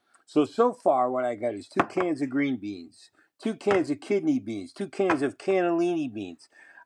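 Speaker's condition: No condition

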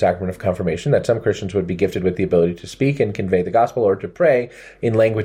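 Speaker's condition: No condition

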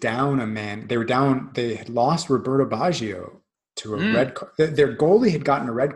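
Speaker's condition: No condition

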